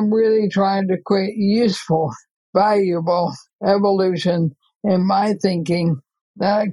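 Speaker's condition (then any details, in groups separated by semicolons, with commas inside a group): ALS; estimated little over a year to live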